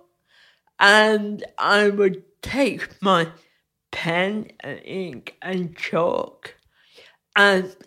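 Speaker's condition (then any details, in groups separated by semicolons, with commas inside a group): Cerebral palsy; from birth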